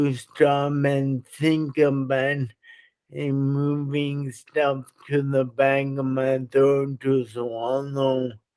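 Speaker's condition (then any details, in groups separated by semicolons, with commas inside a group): Traumatic brain injury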